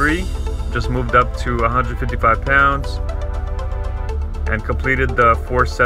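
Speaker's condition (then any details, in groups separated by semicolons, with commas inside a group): No condition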